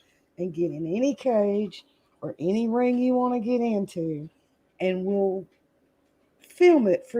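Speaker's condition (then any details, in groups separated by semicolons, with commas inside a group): No condition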